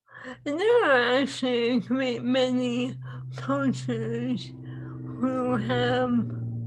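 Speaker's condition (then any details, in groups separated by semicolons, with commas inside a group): ALS; swallowing lost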